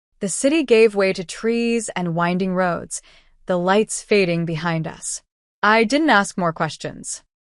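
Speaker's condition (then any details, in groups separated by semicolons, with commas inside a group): No condition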